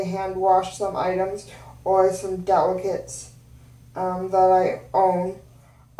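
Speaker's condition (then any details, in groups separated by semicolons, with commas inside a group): Cerebral palsy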